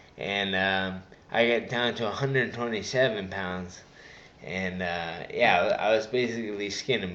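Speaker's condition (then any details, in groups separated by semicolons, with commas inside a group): Traumatic brain injury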